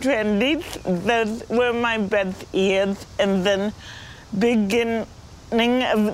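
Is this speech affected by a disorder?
Yes: cerebral palsy; diagnosed before age 2, mainly lower limbs, balance, coordination, motor dexterity, speed affected, muscles don't relax; age 45, up and down since early thirties, worsening with age, relies on walker for five years.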